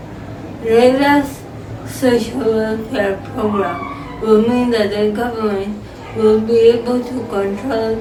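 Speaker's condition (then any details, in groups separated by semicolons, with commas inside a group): Cerebral palsy; from birth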